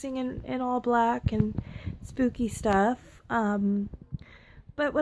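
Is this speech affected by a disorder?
No.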